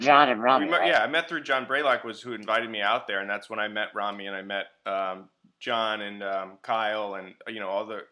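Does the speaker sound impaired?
No.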